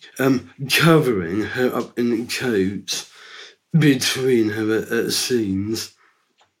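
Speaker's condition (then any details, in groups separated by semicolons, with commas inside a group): Down syndrome; from birth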